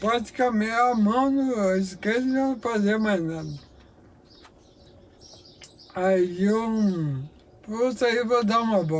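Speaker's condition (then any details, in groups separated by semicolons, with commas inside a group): Amyotrophic lateral sclerosis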